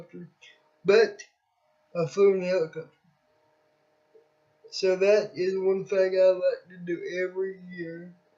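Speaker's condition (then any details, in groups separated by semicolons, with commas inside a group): Cerebral palsy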